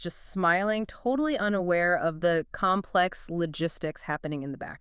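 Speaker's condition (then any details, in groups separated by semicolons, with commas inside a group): No condition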